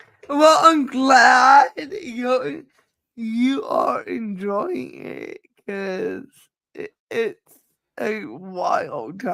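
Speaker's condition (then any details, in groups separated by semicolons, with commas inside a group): Cerebral palsy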